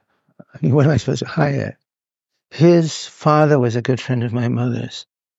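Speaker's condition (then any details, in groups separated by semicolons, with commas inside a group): Parkinson's; needs to move about while filmed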